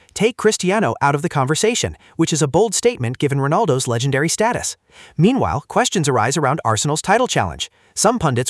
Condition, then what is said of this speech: No condition.